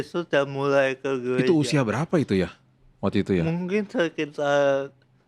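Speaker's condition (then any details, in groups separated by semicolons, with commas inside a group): Cerebral palsy; from birth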